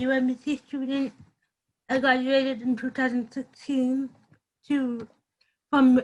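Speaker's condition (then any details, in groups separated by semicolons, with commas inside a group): Cerebral palsy; from birth, congenital deafness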